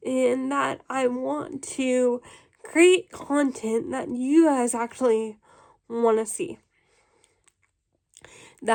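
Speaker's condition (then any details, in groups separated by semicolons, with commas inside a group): Cerebral palsy, spastic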